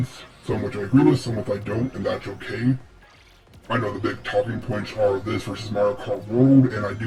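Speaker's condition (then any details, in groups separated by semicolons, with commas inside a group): No condition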